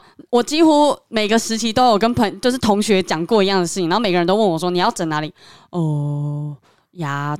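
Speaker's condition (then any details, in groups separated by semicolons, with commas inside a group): Submucous cleft palate; recent cough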